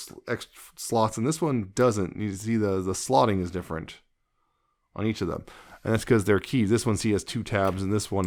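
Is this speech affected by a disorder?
No.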